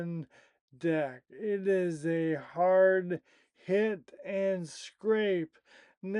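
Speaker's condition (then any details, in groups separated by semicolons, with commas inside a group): Primary lateral sclerosis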